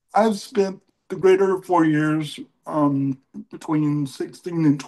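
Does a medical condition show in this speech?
Yes: cerebral palsy; milder case than Elizabeth Bouvier's.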